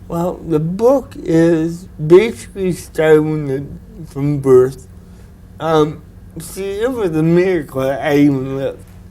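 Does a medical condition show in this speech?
Yes: cerebral palsy.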